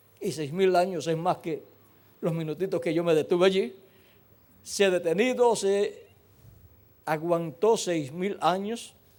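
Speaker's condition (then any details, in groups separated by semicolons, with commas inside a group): No condition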